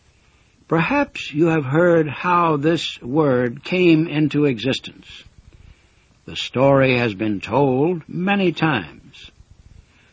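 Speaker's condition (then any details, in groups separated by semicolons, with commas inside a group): No condition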